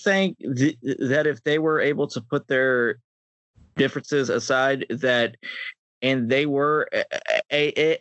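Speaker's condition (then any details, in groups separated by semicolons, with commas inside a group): Stutter; acquired stutter from brain contusion around age 12, temporary epilepsy resolved, contusion not fully healed; stutter flaring during this recording; stutter worse than usual tonight, restarts phrase after disfluency; repeated sounds, prolonged sounds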